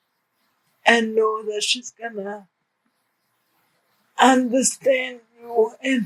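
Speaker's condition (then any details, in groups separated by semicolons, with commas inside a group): Cerebral palsy; present from birth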